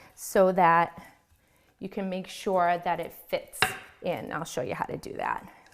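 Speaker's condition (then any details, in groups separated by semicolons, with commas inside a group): No condition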